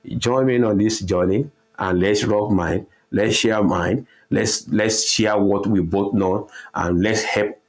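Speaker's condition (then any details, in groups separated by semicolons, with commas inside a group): No condition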